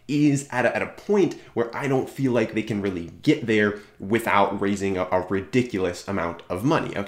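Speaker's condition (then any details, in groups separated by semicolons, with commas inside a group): No condition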